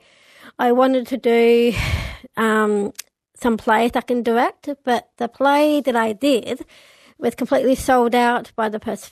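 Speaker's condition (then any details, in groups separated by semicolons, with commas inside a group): Down syndrome; lifelong, since birth; age 39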